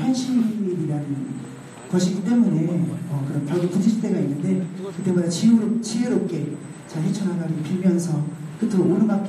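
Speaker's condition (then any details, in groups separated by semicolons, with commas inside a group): No condition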